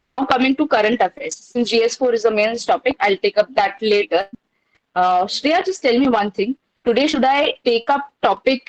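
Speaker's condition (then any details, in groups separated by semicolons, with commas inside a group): No condition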